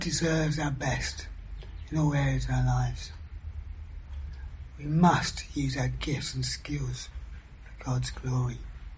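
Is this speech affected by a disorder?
Yes: throat cancer surgery, vocal injections; cancerous neck tumour, operations at Guy's, radiotherapy, one vocal cord half paralysed, deaf one ear, BAHA hearing aid; whispered after surgery, two or three words per breath, injections now allow full sentences.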